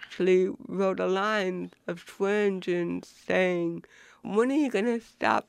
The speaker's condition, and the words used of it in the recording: Cerebral palsy. Because I have CP and because of the way I move and talk throughout my life, people have thought that I have not been very bright.